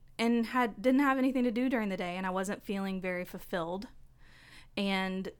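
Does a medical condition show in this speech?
No.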